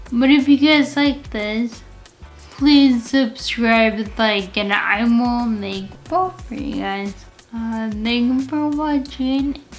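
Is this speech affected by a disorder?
Yes: Friedreich's ataxia.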